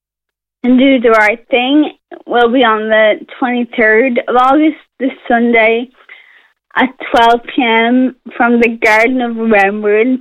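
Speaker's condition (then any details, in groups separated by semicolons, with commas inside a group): Friedreich's ataxia; rare progressive neuromuscular disease, nerve damage, muscle weakness, mobility loss; awaiting HSE reimbursement decision on Skyclarys, drug that slows progression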